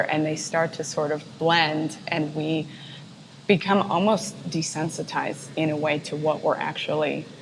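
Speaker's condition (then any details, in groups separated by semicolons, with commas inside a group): No condition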